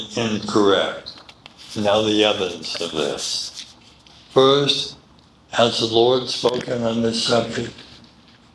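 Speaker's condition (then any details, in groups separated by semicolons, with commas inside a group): Medical condition affecting speech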